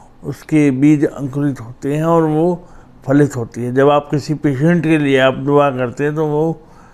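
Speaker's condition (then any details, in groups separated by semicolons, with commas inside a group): Cerebral palsy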